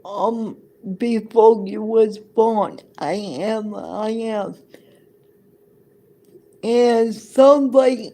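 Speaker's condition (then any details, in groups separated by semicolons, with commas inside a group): Cerebral palsy; present from birth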